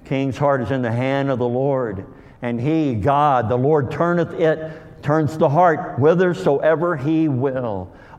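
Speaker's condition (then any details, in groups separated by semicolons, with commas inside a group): Cleft lip and palate; called hair lip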